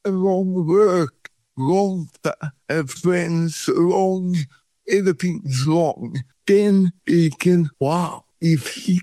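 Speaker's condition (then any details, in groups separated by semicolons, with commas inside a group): Cerebral palsy; feet opposite of Charlie Chaplin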